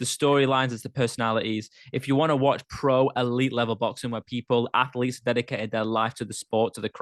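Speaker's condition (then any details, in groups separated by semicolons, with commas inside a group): No condition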